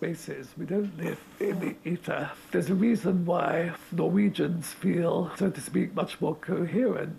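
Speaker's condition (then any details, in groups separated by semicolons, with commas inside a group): Motor neurone disease; terminal, progressive motor neurone disease, body capacities steadily shrinking; speaking through air contraption enabling breathing, still able to talk, interviewed down the line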